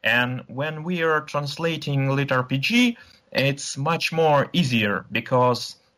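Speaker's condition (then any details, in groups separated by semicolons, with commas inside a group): No condition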